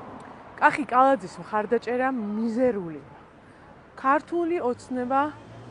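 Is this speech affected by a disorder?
No.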